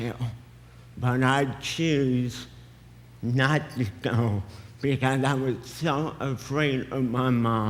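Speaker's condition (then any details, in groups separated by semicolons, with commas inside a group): Cerebral palsy; affects speech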